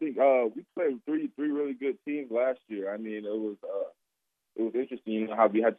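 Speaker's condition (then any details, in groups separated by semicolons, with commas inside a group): No condition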